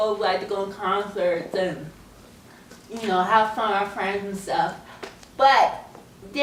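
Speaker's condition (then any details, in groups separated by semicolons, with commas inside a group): Cerebral palsy; scoliosis, spine and leg surgery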